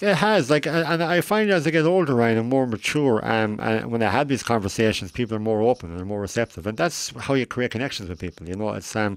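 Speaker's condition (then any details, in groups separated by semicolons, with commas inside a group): Cleft lip and palate; adult, age 41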